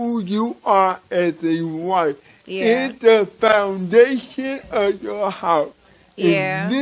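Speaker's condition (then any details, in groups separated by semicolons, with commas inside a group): Cerebral palsy; from birth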